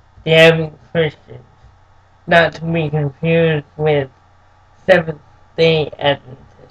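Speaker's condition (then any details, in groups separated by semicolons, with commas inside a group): Cerebral palsy; speaks slightly differently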